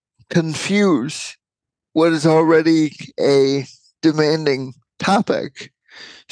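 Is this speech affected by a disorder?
Yes: cerebral palsy.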